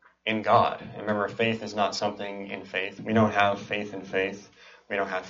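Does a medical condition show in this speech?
Yes: cleft palate and cleft lip.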